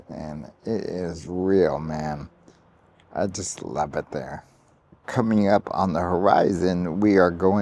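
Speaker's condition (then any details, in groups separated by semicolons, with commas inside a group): ALS; voice declining fast, certain sounds harder daily, voice banked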